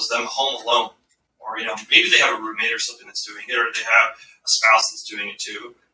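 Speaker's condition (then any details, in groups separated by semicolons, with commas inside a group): No condition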